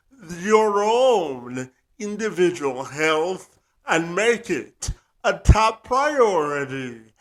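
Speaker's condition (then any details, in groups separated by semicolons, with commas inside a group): Cerebral palsy; spastic quadriplegic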